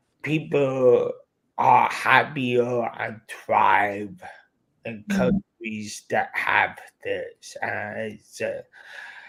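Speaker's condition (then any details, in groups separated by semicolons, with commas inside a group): Cerebral palsy; affects speech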